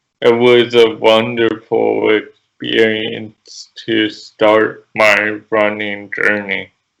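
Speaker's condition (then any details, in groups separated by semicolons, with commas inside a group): Cerebral palsy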